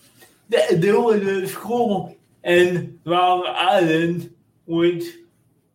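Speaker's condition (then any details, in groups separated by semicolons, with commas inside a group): Cerebral palsy; speaks without device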